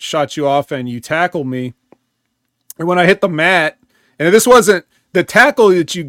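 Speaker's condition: No condition

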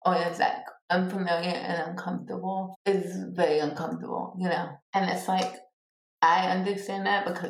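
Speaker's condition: Cerebral palsy; born two months premature

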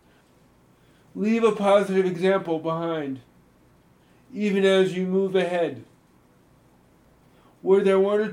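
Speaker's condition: Cerebral palsy; cerebral palsy since childhood

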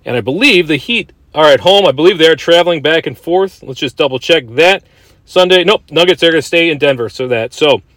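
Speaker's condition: No condition

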